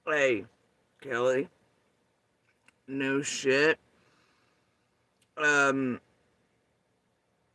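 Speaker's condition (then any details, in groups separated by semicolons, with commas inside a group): Facial paralysis after surgery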